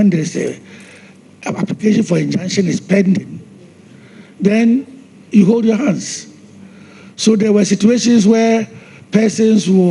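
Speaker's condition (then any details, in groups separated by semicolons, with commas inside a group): No condition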